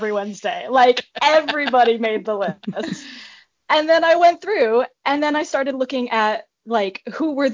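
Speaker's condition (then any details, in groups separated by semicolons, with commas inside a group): No condition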